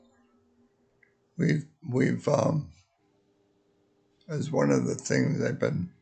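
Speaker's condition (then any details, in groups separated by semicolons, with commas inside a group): Multiple sclerosis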